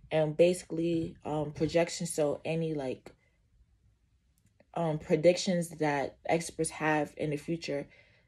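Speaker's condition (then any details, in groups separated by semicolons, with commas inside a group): No condition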